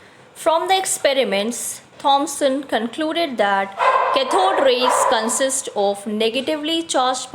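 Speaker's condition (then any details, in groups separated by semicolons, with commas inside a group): No condition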